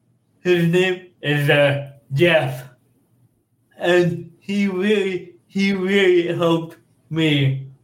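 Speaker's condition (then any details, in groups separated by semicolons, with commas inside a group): Cerebral palsy; mid-range severity, spasms, speech impairments, speaks without device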